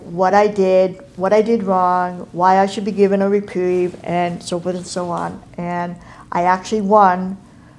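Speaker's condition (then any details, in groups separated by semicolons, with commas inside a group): Cleft palate and cleft lip; congenital, facial reconstruction at Lackland, mouth wired shut 12 weeks, over 30 years ago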